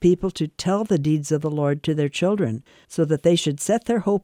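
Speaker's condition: No condition

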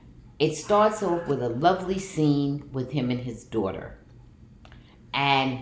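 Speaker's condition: No condition

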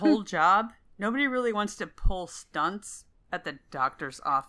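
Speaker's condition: No condition

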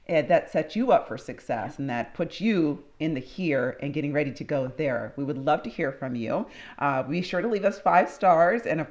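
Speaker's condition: No condition

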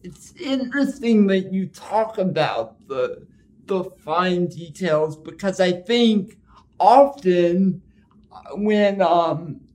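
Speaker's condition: Cerebral palsy; ride-sharing like Uber an obstacle

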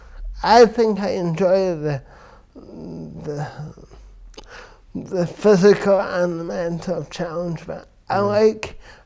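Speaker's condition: Cerebral palsy; affects verbal speech

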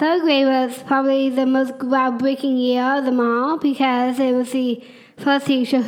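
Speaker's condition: Down syndrome; congenital

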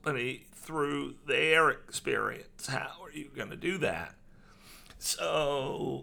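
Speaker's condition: Voice disorder; acquired voice disorder

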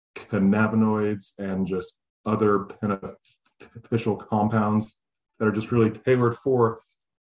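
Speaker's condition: Stuttering; lifelong stutter, cannabis reported to help stuttering; blocks

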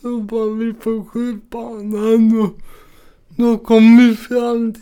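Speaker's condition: Cerebral palsy; 26 years since onset, mild, long walks tiring, most tasks possible but very energy-consuming

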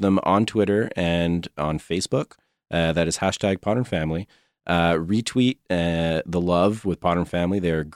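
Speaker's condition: No condition

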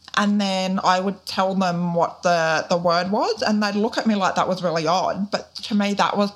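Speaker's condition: Deafness, profound; born deaf

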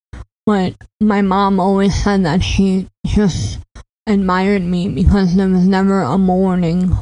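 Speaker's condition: Cleft palate; congenital

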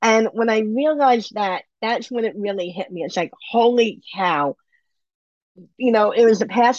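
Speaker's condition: Bilateral cleft lip and palate; congenital

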